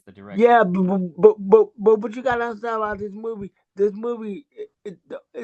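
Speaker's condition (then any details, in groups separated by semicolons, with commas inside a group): Cerebral palsy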